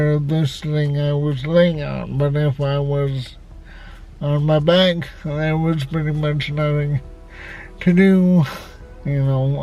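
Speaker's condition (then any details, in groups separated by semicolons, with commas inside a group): Cerebral palsy; childhood adductor and heel cord lengthening surgery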